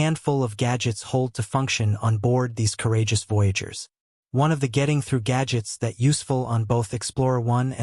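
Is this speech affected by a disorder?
No.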